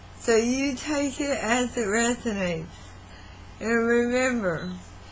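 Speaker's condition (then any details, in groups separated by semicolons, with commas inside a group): Throat cancer radiation damage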